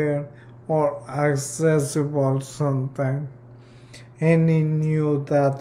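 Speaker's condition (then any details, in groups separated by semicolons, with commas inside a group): ALS/MND; 9 months since onset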